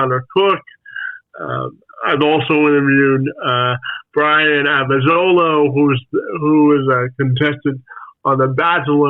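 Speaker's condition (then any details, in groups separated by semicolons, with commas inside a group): Spastic quadriplegic cerebral palsy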